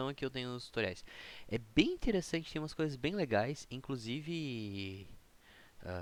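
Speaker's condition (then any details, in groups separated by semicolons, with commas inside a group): No condition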